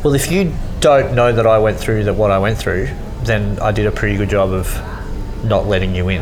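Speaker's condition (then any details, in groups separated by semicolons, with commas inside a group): Cleft lip and palate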